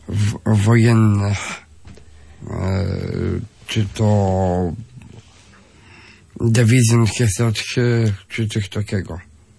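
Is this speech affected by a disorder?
Yes: Down syndrome; genetic, trisomy 21, extra chromosome 21, from birth; adult, 27 years old.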